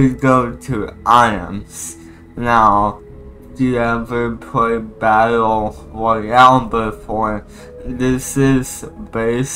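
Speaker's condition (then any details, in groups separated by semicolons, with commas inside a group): Cerebral palsy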